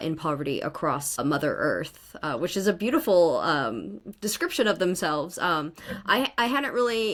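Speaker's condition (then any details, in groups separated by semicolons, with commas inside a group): No condition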